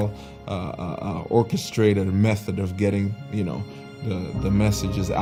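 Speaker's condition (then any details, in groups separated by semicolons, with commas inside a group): No condition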